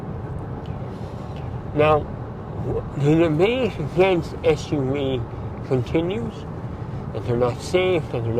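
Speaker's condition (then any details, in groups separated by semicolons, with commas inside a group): Mouth cancer surgery; diagnosed about a year ago; speech changed by surgery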